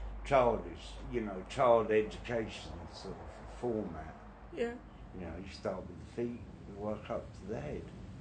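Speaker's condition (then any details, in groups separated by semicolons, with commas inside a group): Brain injury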